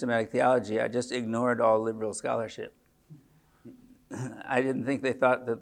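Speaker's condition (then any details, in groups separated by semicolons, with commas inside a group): Parkinson's disease; age 74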